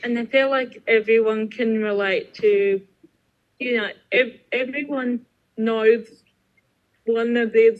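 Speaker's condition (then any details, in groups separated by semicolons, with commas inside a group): Cerebral palsy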